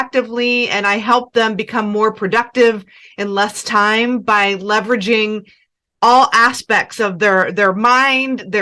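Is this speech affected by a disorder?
No.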